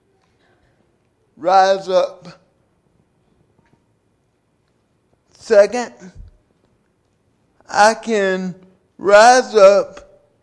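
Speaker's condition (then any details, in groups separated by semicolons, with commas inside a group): Cerebral palsy; from birth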